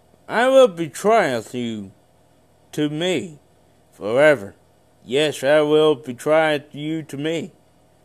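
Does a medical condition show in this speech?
Yes: cerebral palsy; congenital cerebral palsy.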